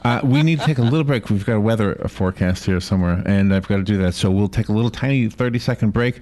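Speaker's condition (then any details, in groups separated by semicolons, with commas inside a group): No condition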